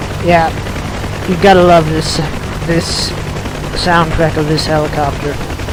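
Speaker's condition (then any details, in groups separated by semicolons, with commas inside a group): No condition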